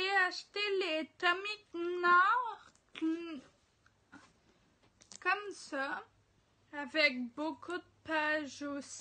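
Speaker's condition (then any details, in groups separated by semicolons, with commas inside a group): Ataxia; degenerative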